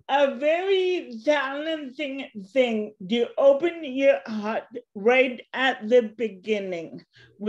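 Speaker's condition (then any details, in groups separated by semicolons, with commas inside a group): Cerebral palsy; since birth, walks with walker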